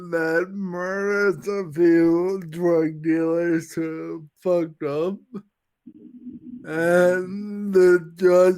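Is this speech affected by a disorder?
Yes: Friedreich's ataxia.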